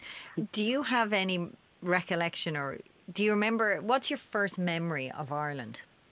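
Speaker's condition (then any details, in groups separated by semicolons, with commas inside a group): No condition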